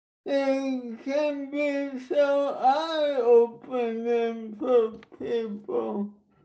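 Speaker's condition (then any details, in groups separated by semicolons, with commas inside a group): Traumatic brain injury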